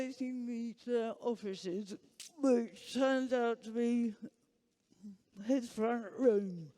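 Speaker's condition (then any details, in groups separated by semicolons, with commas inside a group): Huntington's disease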